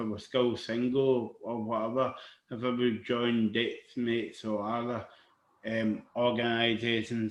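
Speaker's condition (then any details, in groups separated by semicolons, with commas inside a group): Cerebral palsy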